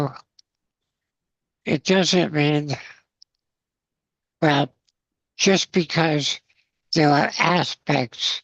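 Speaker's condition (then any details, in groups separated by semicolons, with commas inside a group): Spinal muscular atrophy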